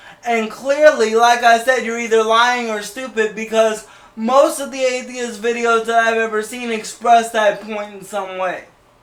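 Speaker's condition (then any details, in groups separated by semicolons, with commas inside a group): Cerebral palsy; spastic twitchy movements, wheelchair user; speech somewhat affected, occasional slurring, mostly controlled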